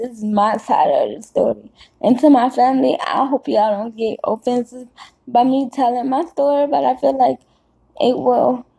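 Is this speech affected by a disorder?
Yes: cerebral palsy; caused by birth stroke.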